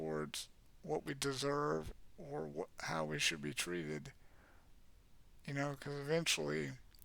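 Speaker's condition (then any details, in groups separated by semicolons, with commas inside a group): Cerebral palsy; has had speech therapy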